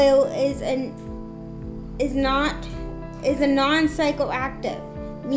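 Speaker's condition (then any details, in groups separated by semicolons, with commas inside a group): Cerebral palsy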